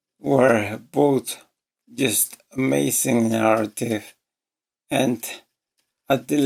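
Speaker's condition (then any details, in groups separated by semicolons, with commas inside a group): ALS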